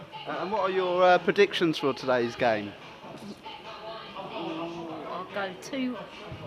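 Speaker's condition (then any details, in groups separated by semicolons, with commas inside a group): No condition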